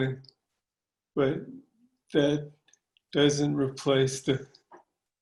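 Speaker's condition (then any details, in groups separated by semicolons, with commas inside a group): Parkinson's disease; deep brain stimulation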